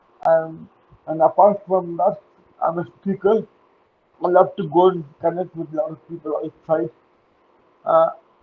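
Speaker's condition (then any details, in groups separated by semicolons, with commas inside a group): Cerebral palsy; uses wheelchair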